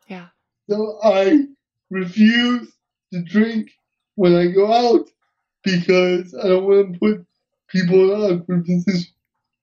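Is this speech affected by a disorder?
Yes: cerebral palsy; uses wheelchair.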